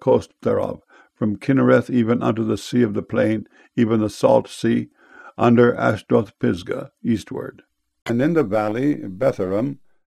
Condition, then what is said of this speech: No condition.